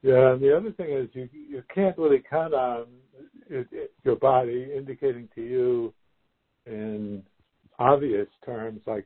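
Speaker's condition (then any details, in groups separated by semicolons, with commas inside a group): Parkinson's disease; no sleep issues from Parkinson's; stem cell therapy in research study in Houston, Texas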